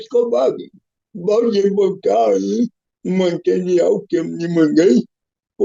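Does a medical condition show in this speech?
Yes: cerebral palsy; physical disability.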